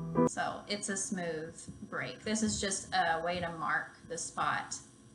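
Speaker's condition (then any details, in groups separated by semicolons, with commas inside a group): No condition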